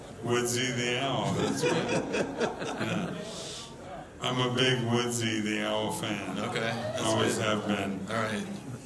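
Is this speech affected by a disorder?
Yes: ALS.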